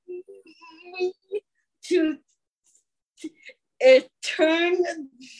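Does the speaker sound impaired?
Yes: stuttering; attended a speech course; here prolonged sounds, blocks.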